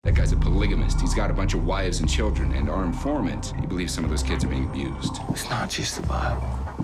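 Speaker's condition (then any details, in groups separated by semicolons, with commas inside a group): No condition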